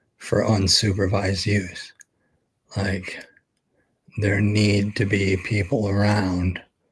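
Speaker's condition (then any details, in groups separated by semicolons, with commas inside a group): ALS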